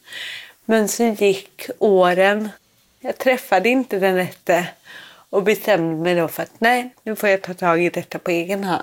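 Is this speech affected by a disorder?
Yes: cerebral palsy; cerebral palsy from birth asphyxia, umbilical cord around neck, born without heartbeat, resuscitated; somewhat harder to move, some balance difficulty, manages everything but differently.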